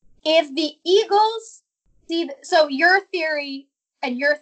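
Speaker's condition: No condition

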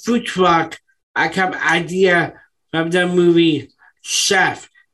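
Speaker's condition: Down syndrome; congenital, not known before birth, intestinal bypass surgery day three, open heart surgery under three months, two heart holes

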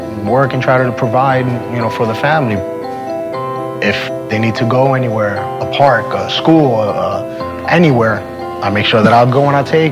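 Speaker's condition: No condition

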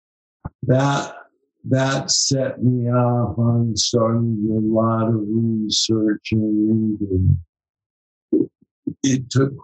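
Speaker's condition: ALS; spasticity

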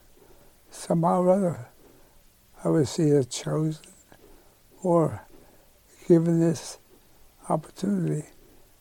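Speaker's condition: ALS; ALS diagnosed by specialist neurologist, breathlessness near Charles River Boston, walking problems

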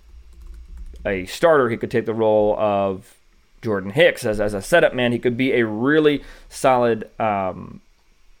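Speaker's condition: No condition

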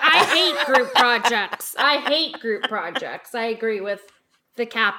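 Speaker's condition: No condition

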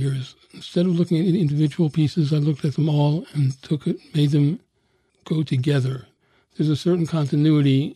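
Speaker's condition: Parkinson's; Parkinson's diagnosed at age 62, died a few months after recording

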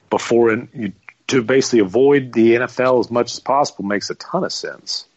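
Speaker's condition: No condition

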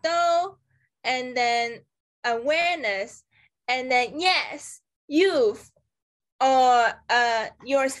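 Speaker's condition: Aphasia; agrammatic short phrases, word substitutions

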